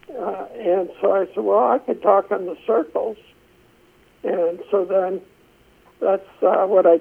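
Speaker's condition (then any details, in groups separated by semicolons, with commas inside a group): Essential tremor; drawings made shaky by the tremor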